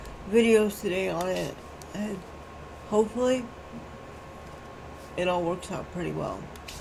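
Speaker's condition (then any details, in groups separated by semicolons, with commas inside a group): Cerebral palsy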